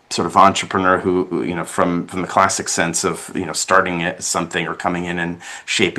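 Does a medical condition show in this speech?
No.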